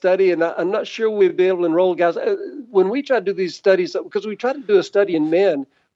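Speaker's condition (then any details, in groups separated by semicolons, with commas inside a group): No condition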